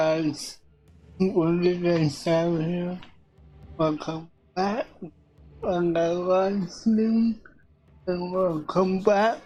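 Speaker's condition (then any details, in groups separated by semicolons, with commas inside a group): Cerebral palsy; affects voice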